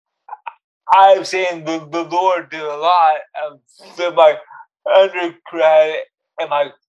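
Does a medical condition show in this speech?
Yes: cerebral palsy; cerebral palsy since birth.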